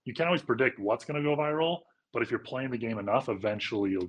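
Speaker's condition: No condition

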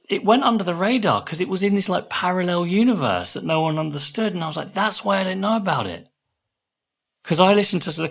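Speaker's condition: No condition

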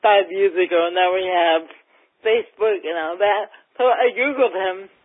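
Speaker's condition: Cerebral palsy, mild; mildly affects speech

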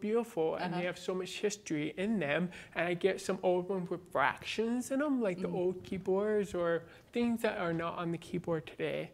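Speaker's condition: Born deaf, cochlear implant, congenital

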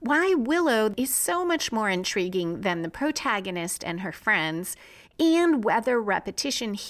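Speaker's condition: No condition

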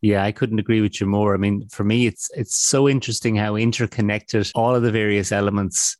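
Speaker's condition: No condition

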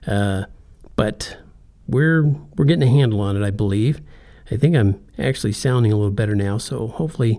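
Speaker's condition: No condition

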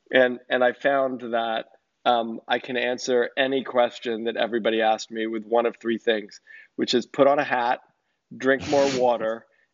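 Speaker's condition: No condition

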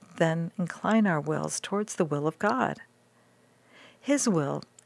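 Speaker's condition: No condition

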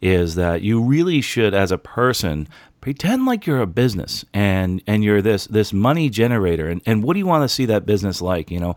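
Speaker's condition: No condition

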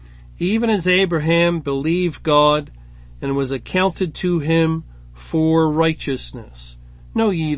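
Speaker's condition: No condition

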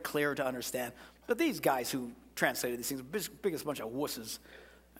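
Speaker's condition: No condition

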